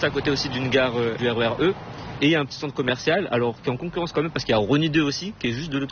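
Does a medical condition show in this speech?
No.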